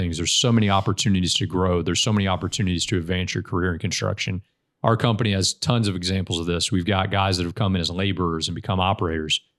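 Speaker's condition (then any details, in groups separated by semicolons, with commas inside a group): No condition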